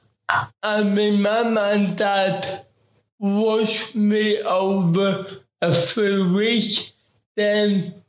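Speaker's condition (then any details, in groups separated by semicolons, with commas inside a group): Ataxic cerebral palsy; affects talking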